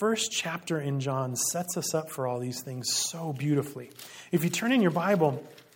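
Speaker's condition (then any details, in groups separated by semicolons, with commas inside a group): No condition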